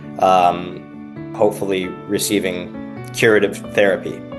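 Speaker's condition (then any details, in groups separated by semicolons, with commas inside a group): No condition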